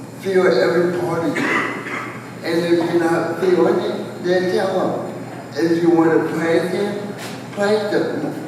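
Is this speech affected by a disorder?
Yes: cerebral palsy, spastic quadriplegia.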